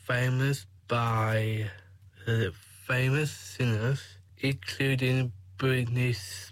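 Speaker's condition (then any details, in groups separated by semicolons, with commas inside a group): Down syndrome; age 21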